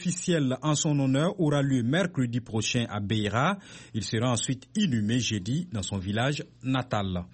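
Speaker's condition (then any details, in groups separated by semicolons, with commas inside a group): No condition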